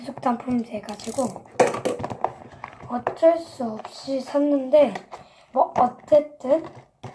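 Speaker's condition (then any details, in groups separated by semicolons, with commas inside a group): No condition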